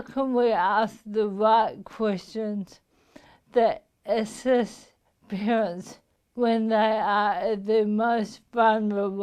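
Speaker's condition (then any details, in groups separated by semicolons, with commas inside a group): Motor neuron disease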